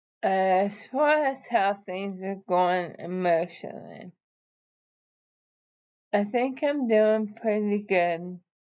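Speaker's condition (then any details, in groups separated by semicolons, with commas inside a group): ALS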